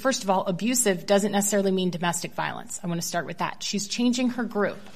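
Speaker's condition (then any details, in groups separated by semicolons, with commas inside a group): No condition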